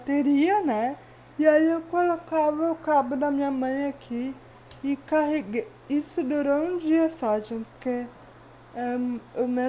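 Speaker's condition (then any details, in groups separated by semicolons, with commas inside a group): Cerebral palsy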